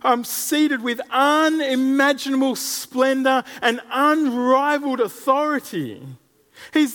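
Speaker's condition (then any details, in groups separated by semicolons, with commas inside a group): No condition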